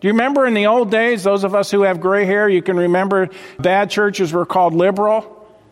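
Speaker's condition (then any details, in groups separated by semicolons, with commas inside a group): No condition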